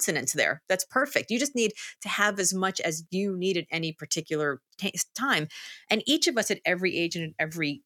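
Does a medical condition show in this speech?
No.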